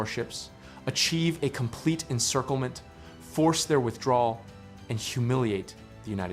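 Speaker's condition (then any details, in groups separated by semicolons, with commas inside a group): No condition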